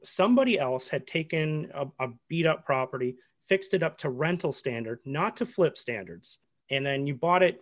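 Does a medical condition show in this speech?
No.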